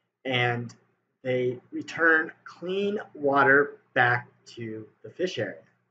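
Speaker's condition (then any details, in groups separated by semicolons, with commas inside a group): No condition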